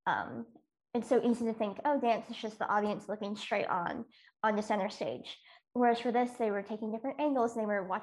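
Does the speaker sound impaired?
Yes: cleft lip and palate.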